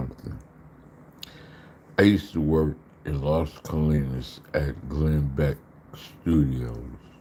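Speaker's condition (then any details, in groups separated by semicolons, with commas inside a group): Slurred speech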